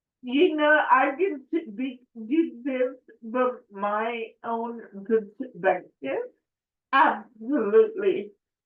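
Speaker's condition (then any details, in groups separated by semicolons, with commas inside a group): Cerebral palsy; affects speech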